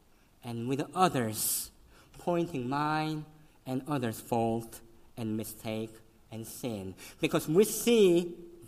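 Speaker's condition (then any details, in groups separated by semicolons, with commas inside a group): Cleft lip and palate, severe; could not suck breast milk as newborn, fed formula and cow milk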